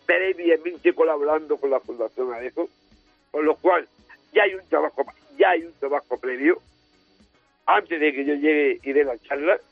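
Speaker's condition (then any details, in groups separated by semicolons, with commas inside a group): Down syndrome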